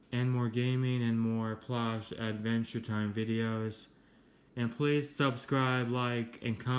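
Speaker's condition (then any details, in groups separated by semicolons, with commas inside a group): No condition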